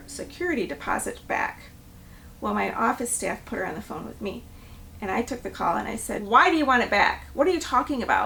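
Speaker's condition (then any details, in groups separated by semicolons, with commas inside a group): No condition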